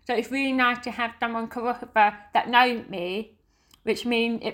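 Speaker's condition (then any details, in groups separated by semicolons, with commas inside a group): Deafness; heavy metal rock indistinct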